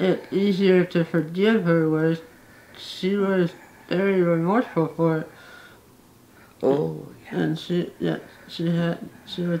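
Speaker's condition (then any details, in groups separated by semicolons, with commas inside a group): Facial paralysis; one side of face paralyzed, lifelong, prenatal cause; unclear speech, somewhat like stuttering but not stuttering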